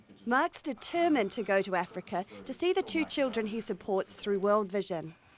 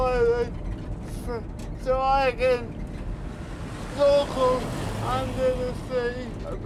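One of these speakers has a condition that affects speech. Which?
The second: cerebral palsy; from birth, spasticity; high needs, 24-hour care, movements effortful and draining.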